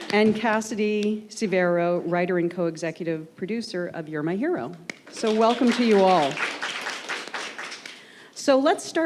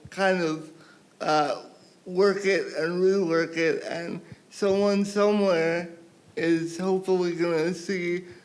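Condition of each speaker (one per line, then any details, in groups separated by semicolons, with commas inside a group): No condition
Cerebral palsy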